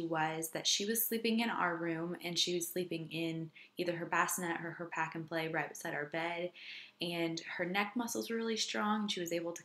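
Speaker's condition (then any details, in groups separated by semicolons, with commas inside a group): No condition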